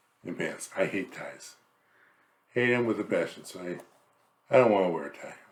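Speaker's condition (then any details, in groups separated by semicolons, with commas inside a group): ALS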